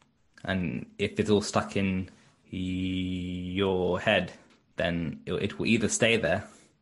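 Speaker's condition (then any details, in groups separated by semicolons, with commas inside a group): Stutter; onset age four after two fluent years, ineffective speech therapy, drama school, Birmingham University course; blocking and freezing in childhood, fluent in drama performances, avoided class reading as teen; prolonged sounds, blocks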